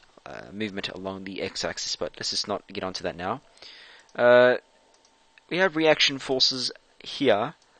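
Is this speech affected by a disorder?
No.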